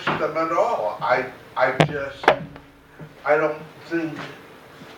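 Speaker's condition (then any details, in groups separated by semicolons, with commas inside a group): Cerebral palsy, mild; mainly affects speech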